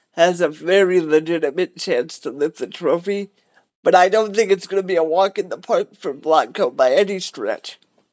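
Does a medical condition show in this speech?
Yes: cerebral palsy; cerebral palsy, wheelchair.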